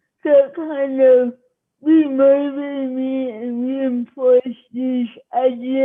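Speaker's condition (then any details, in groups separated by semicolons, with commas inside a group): Cerebral palsy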